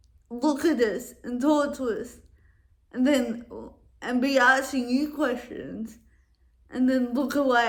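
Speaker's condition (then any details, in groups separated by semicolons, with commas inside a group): Cerebral palsy; affects walking and speech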